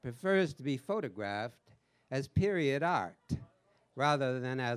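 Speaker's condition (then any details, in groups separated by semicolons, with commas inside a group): No condition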